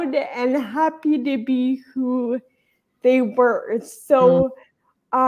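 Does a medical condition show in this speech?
Yes: traumatic brain injury; still slows things.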